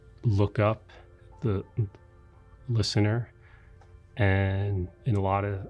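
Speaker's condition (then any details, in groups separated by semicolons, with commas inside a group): Stutter; long painful blocks, then momentary relief, exhaustion, large exhale, may need to catch breath; repeated words, prolonged sounds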